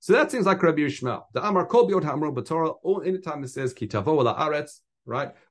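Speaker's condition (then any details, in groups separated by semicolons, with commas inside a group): No condition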